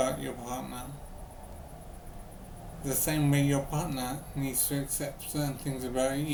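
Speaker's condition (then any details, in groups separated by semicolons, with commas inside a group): Brain injury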